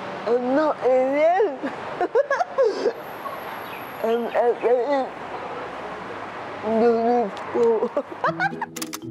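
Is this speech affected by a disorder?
Yes: cerebral palsy; difficulties with verbal communication.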